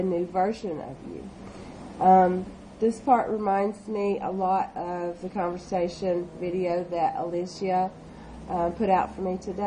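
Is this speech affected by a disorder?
No.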